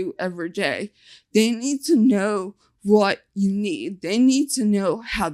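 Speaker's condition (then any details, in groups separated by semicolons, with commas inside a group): Facial paralysis (nf2-swn)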